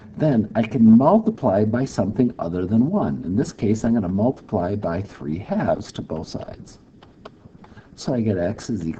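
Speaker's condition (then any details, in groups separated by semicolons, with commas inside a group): No condition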